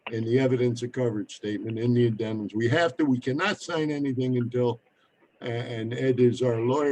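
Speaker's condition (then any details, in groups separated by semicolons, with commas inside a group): No condition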